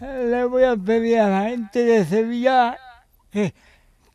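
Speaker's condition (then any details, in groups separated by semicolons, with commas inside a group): Cerebral palsy; extra support for daily living since birth, Aspace Sevilla day centre for stimulation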